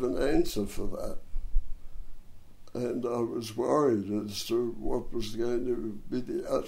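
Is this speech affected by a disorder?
Yes: dystonia and cerebral palsy; cerebral palsy from birth in right arm.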